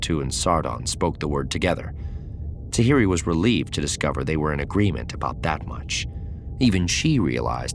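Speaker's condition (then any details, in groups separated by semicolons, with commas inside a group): No condition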